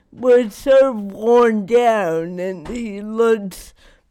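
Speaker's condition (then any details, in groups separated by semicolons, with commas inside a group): Cerebral palsy; not degenerative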